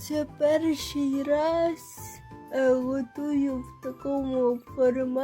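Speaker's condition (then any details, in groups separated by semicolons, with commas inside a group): Cerebral palsy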